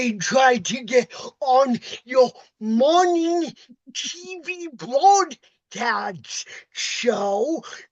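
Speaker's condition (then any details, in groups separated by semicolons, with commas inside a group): Cerebral palsy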